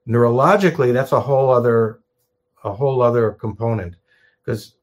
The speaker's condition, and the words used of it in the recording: None; typical speech.